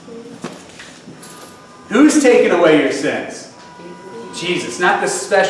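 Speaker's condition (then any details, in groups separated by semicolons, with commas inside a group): No condition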